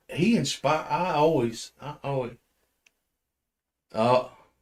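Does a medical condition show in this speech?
No.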